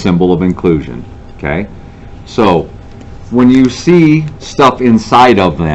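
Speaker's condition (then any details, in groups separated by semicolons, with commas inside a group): No condition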